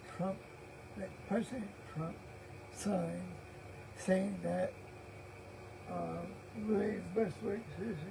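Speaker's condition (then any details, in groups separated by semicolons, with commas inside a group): Cerebral palsy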